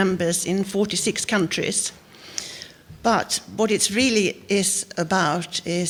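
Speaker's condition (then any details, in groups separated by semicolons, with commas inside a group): No condition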